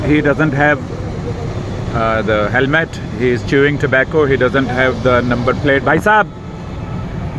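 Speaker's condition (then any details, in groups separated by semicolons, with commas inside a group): No condition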